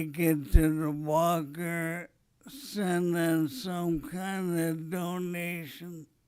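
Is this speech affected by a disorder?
Yes: ALS; still able to speak despite expected voice loss.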